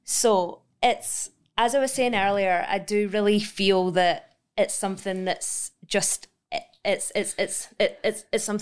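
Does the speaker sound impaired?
Yes: stammer; childhood stammer, childhood speech language therapy unhelpful, told no cure, once couldn't say own name; stammer worse over last few months, linked to stress, tension and poor breathing; struggles with some words, plans words ahead, rephrases around feared words, many say they don't notice it; here repeated words.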